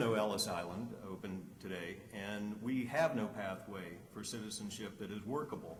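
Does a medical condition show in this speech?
No.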